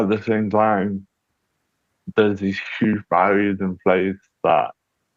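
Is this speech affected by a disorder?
Yes: cerebral palsy.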